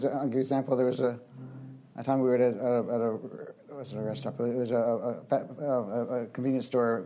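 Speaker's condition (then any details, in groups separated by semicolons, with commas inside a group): Young onset Parkinson's disease; over 20 years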